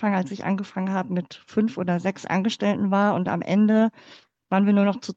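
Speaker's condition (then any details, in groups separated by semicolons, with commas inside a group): Cleft palate; congenital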